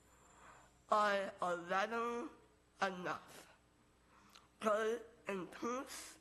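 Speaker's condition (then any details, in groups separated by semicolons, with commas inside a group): Moebius syndrome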